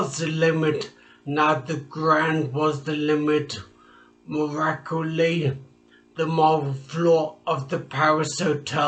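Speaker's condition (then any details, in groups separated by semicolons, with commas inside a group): Traumatic brain injury; speech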